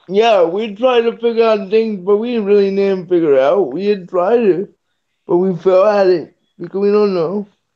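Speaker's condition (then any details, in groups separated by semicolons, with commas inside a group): Cerebral palsy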